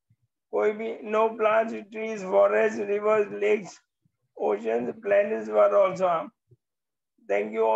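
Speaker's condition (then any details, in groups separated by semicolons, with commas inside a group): Motor neurone disease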